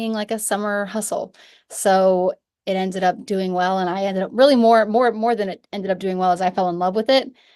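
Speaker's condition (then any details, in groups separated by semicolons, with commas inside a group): No condition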